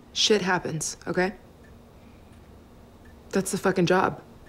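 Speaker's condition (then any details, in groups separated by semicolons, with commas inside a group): No condition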